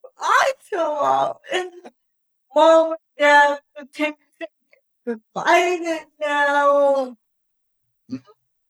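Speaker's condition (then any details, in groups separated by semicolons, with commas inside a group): Cerebral palsy; brain freeze at 3 days old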